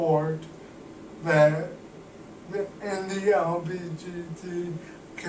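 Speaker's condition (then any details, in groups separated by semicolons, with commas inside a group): Cerebral palsy; cannot walk, uses wheelchair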